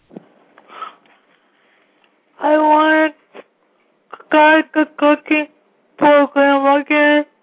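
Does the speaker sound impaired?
Yes: spastic quadriplegic cerebral palsy; all four limbs, brain and nervous system, affects movement, learning, hearing, seeing, thinking, uses equipment; speaks briefly, Job Path support staff restates her words for listeners.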